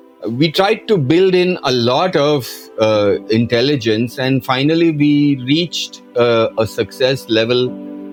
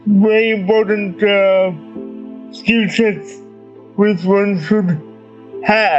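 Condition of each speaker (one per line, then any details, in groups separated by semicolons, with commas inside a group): No condition
Cerebral palsy; slow to speak, speech improves with continued talking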